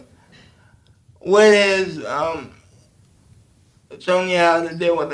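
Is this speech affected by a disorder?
Yes: cerebral palsy.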